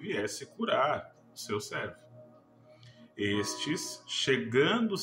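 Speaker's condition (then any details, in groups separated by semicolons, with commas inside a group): No condition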